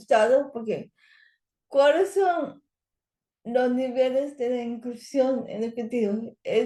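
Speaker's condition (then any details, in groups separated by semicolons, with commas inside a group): Cerebral palsy; language areas of brain affected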